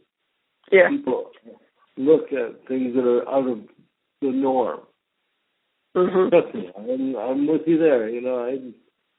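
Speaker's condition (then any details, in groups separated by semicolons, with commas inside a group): Cerebral palsy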